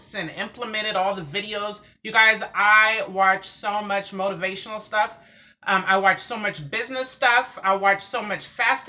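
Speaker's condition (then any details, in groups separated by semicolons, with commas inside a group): No condition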